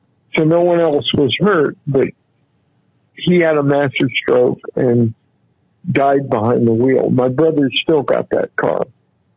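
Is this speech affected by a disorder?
Yes: cerebral palsy; constant staggering walk.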